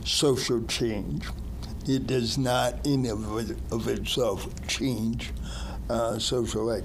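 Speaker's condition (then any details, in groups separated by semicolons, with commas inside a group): Cerebral palsy; present from birth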